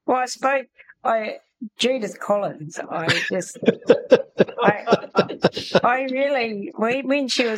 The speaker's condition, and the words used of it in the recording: Aphasia. So if I lose my words, it's because of that.